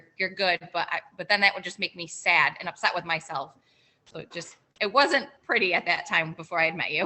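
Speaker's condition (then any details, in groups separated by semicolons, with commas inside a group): No condition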